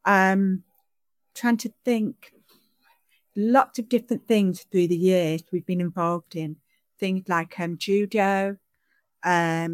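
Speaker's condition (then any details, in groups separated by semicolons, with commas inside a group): Deafness; sign-supported English, signing and speaking at the same time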